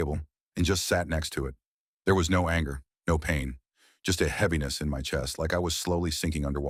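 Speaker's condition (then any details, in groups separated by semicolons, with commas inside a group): No condition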